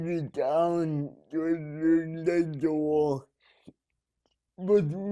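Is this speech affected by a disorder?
Yes: cerebral palsy; needs help at night.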